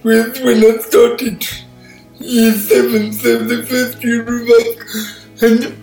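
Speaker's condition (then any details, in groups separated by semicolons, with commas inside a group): Cerebral palsy; all four limbs affected, from birth, born 12 weeks premature; speech impairment, takes listeners a while to catch on, listeners hesitant to ask for repeats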